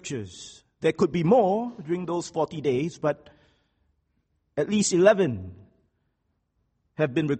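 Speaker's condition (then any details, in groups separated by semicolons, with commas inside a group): No condition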